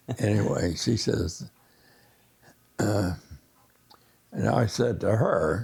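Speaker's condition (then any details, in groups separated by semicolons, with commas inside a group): Essential tremor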